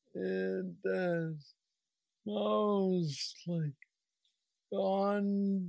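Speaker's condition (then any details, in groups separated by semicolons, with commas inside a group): Parkinson's disease; about 9 years since diagnosis, most aggressive form, still progressing, no plateau, mobility struggles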